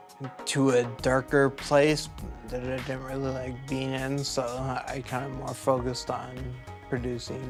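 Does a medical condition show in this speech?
Yes: Friedreich's ataxia; neuromuscular disorder; progressively worsening, in rehabilitation.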